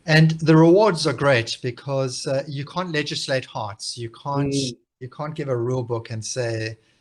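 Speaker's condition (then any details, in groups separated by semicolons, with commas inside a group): No condition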